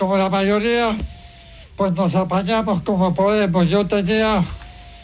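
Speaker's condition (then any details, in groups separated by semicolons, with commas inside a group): Amyotrophic lateral sclerosis, severe; mobility only in hands, cannot eat, no strength to cough, uses cough assist machine; voice described by host as impressive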